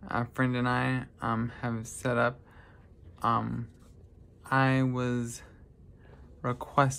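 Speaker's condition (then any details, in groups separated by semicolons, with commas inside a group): Traumatic brain injury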